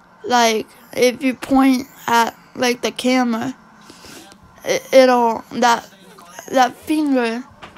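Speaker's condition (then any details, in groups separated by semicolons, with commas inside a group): Cerebral palsy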